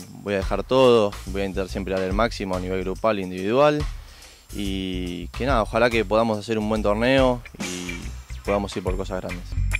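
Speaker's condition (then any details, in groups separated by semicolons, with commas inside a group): No condition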